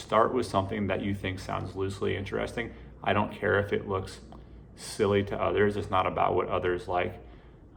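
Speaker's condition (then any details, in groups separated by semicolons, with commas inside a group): No condition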